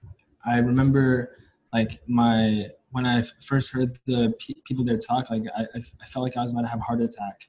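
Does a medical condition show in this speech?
Yes: stuttering; onset around age 5 or 6, biological father and maternal grandfather stutter, childhood speech therapy including easy onset; attends NSA and Stutter Social online support meetings; much worse when hiding it, hardly stutters when relaxed and open, harder at school, grandmother hears none; here repeated sounds, repeated words, prolonged sounds.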